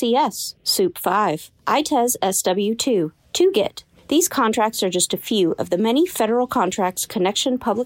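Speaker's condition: No condition

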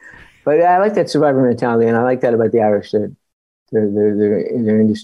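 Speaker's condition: Parkinson's disease; cannot type

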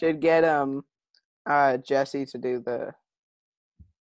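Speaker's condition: No condition

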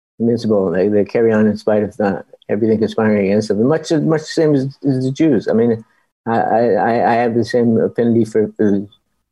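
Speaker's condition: Parkinson's disease; cannot stop hands moving, body moves and freezes, still walks poorly, cannot type or write

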